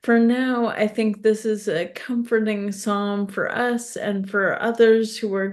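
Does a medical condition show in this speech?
Yes: ALS; specialist-confirmed diagnosis.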